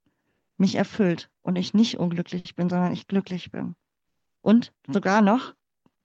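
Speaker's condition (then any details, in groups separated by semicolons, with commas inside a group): Cleft palate; congenital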